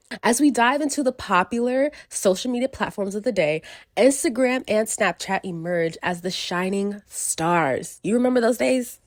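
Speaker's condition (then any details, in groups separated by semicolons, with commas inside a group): No condition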